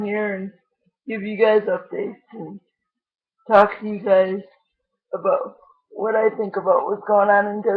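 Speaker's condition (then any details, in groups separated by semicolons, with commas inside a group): Cerebral palsy; lifelong, wheelchair user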